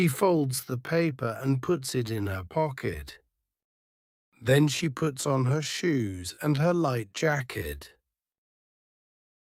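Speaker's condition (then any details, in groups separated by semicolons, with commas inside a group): No condition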